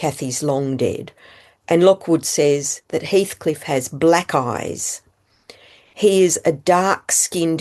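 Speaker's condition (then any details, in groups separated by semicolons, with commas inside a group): No condition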